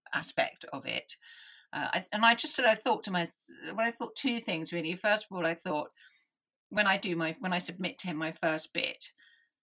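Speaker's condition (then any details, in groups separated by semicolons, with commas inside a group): Deafness; listening took effort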